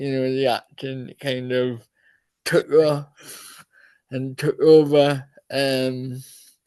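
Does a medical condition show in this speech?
Yes: cerebral palsy.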